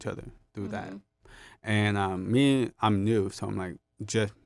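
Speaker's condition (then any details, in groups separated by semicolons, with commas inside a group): Hearing loss (hard of hearing), drug-induced (gentamicin); right ear profound near deaf, left ear moderate, caused by gentamicin; had speech therapy because of hearing loss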